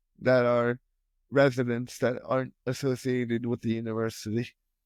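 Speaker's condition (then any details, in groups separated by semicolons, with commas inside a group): Spastic quadriplegia; cerebral palsy from premature-birth brain bleed, legs most restricted; extreme stiffness, age 26, lifelong physical therapy; speech impediment from brain injury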